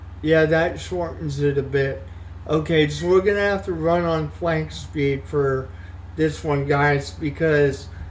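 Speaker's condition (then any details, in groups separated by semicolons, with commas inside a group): Cerebral palsy; only one hand usable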